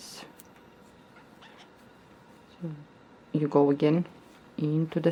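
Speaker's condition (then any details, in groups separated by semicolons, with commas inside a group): No condition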